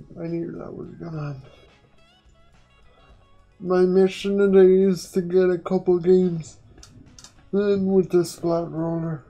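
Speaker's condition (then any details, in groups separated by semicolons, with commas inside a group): Quadriplegic cerebral palsy; uses one hand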